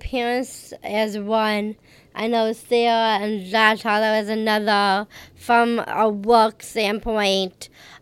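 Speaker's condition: Down syndrome; age 31

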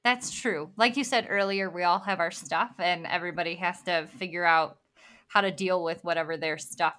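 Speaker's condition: Bilateral cleft lip and palate; congenital

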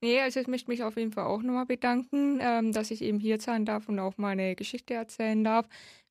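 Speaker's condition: Hard of hearing since birth, congenital, cochlear implant, severe; detected at age three

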